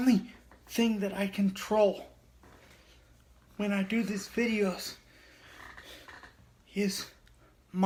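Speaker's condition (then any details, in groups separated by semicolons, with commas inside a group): Cerebral palsy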